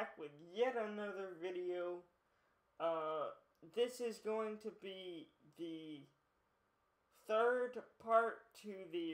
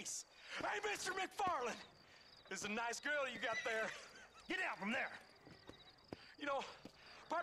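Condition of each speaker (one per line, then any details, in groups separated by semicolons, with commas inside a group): Cerebral palsy; affects muscle movement, intellect unaffected, eight major surgeries
No condition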